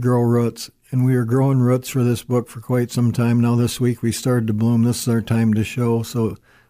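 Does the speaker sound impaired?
Yes: Parkinson's disease; stutters and stammers.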